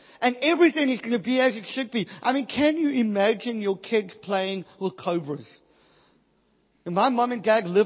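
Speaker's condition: Cleft palate, Pierre Robin syndrome

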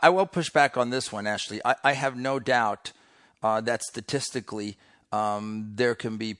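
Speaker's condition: No condition

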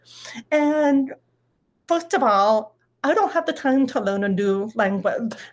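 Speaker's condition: Deafness; needs to see faces

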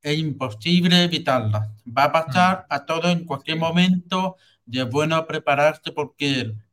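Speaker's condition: Hearing loss with cochlear implant; no headphones

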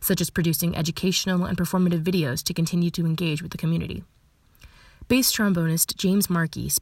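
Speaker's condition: No condition

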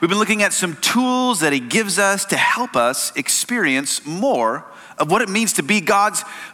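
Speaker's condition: No condition

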